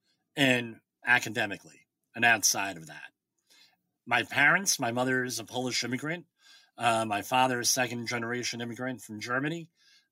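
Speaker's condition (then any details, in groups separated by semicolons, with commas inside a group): Bilateral cleft lip and palate; present from birth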